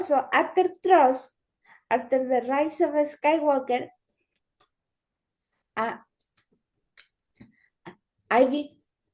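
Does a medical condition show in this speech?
Yes: cerebral palsy; limits current activity.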